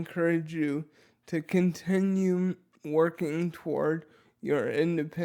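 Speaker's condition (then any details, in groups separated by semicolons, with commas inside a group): Dysarthria; dysarthria from cerebral palsy, limited hand use; affects voice quality, speech recognition inaccurate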